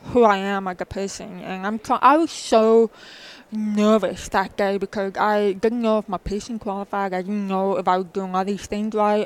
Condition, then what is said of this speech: Deafness. She um she was deaf as well, and she uses speech just like I do.